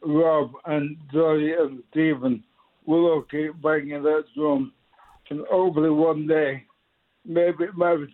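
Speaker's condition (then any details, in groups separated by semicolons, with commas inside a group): Motor neuron disease; diagnosed about 3 years ago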